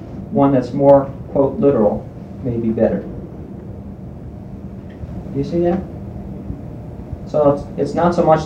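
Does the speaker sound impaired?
No.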